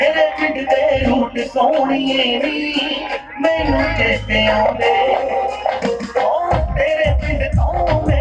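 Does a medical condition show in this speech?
No.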